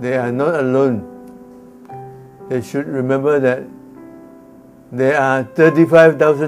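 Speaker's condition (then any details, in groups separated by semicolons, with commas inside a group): Parkinson's disease; left arm weakness, reduced arm swing, slowness, stiffness, walking difficulty; well controlled with medication, diagnosed four years after onset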